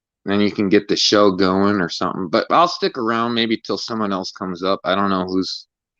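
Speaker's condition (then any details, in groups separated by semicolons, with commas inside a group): No condition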